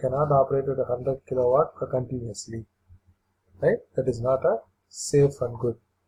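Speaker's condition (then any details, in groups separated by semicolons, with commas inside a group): No condition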